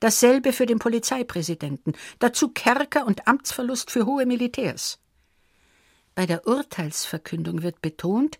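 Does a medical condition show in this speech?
No.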